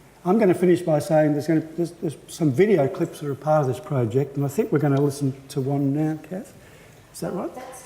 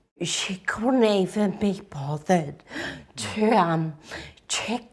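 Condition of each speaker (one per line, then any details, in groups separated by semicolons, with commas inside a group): No condition
Acquired brain injury; hospitalized about 5 months after injury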